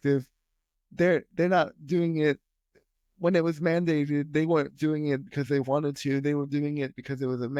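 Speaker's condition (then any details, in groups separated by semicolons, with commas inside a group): Spastic quadriplegic cerebral palsy; extreme stiffness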